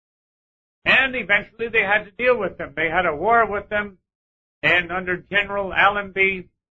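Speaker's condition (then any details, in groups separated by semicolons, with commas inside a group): No condition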